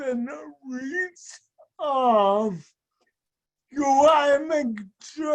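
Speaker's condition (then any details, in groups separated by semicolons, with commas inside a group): Speech and mobility impairment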